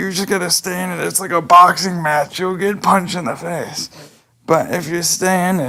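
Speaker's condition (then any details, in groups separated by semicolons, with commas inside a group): Cerebral palsy; able to speak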